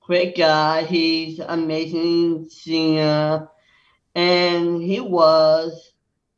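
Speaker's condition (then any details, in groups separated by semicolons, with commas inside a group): Down syndrome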